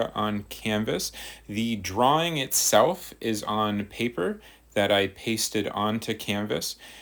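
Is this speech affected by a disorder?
No.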